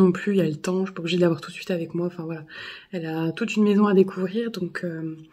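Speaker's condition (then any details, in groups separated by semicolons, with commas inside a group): No condition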